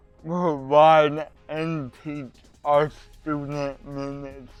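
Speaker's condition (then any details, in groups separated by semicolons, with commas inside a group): Cerebral palsy; voice often not understood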